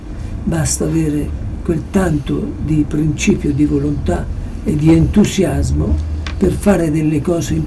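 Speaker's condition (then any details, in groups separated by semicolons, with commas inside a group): Parkinson's disease; approaching final stage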